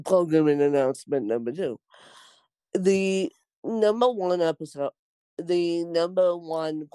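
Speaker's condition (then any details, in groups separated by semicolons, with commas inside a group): Cerebral palsy, mixed, moderate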